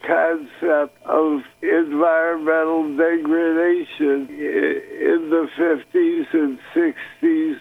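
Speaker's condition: Parkinson's disease; uses cannabis products with THC and CBD since diagnosis, after Dr. Meshulam's work in Israel

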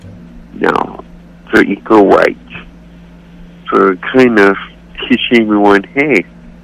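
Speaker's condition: Cerebral palsy; declined voice surgery due to risk of losing speech

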